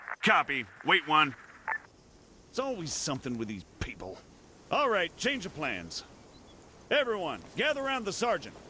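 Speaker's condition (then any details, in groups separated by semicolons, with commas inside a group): No condition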